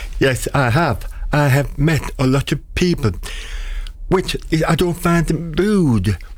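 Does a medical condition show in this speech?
Yes: deaf since birth; congenital deafness, never had hearing.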